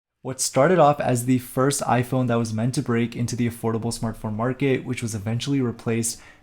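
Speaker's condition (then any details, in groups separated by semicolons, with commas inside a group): No condition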